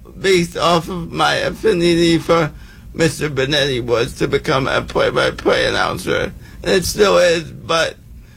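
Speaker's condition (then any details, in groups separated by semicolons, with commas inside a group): Cerebral palsy; unable to play mainstream sports as child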